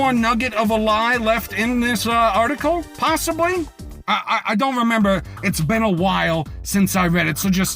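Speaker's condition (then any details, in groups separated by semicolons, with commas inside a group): No condition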